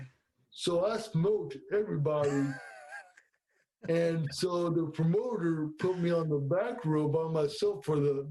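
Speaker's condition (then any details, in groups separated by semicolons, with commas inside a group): Cerebral palsy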